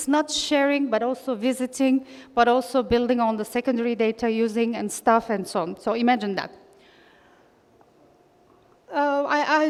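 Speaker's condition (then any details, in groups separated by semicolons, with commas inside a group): No condition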